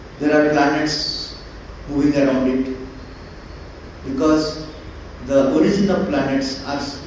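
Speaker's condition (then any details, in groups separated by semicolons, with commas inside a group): No condition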